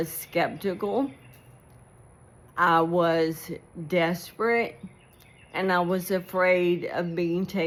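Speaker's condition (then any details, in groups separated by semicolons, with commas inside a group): ALS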